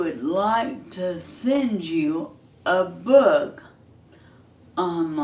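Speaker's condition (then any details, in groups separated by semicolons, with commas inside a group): ALS; hand onset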